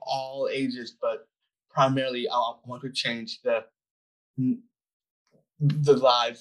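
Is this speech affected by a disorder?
Yes: Down syndrome; called very articulate by host, gave TEDx talk, runs public speaking business.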